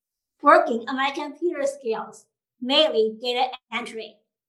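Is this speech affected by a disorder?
Yes: Down syndrome.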